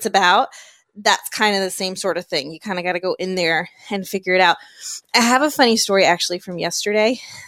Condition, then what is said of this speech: None; typical speech.